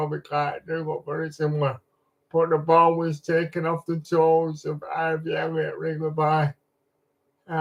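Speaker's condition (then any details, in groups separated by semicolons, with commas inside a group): Cerebral palsy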